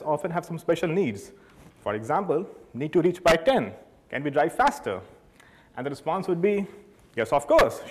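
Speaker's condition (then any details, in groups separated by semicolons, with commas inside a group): No condition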